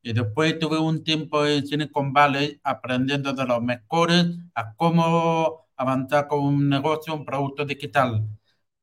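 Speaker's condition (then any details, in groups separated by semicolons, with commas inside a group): Hearing loss with cochlear implant; congenital hearing loss, cochlea dead, cochlear implant surgery, implant electrically stimulates cochlea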